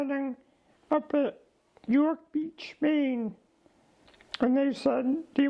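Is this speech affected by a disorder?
Yes: ALS.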